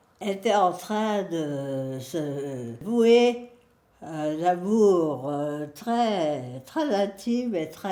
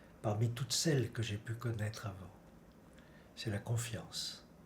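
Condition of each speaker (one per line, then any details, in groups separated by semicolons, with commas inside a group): Parkinson's disease
No condition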